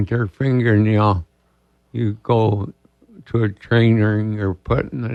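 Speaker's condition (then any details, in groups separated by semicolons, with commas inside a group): ALS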